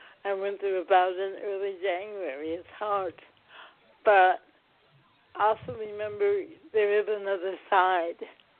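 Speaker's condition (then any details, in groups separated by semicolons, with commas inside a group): Cerebral palsy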